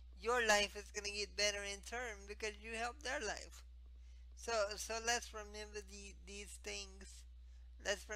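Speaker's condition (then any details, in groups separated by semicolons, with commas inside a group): Spastic cerebral palsy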